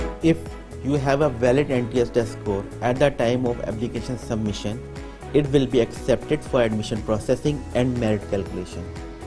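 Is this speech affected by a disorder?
No.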